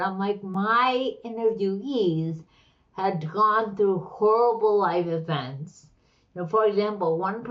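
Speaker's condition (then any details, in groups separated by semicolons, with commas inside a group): Slurred speech; chronic Lyme disease affecting brain; slurred speech, like stroke patient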